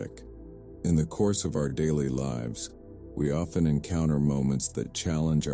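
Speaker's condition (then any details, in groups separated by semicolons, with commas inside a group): No condition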